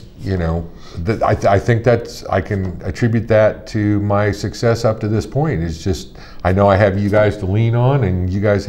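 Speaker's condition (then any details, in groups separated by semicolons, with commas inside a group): No condition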